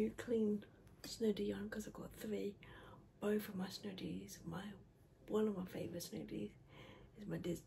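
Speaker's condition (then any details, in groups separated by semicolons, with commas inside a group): Cerebral palsy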